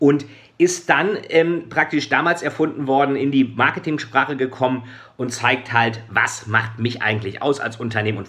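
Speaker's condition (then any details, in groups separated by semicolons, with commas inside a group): No condition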